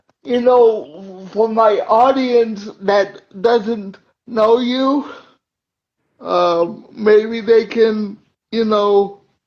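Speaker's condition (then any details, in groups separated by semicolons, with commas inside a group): Cerebral palsy; uses wheelchair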